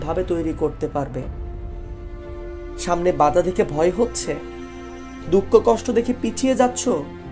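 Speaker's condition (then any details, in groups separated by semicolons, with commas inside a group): No condition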